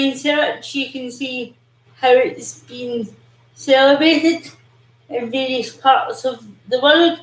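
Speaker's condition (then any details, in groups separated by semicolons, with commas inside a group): Cerebral palsy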